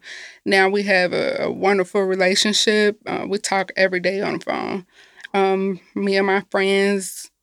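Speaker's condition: Progressive bilateral hearing loss; progressive hearing loss both ears since childhood, hearing aids stopped helping, bilateral cochlear implants at TriHealth; first implant about a year ago, second right ear recently, still learning to hear; previously relied on lip reading, could not phone, now phones via implant Bluetooth, holds conversations

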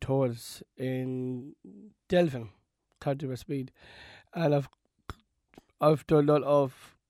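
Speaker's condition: Down syndrome; learned to talk

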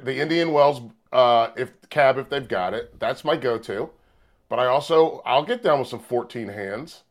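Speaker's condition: No condition

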